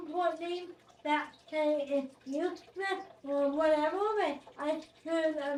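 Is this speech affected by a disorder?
Yes: cerebral palsy, spastic.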